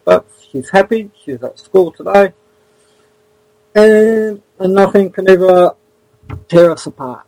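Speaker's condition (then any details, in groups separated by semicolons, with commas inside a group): Stutter; sometimes takes a while to get words out; prolonged sounds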